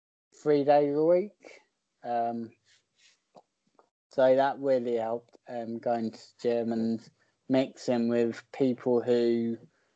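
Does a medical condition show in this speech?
Yes: cerebral palsy; physiotherapy in hospital as young child.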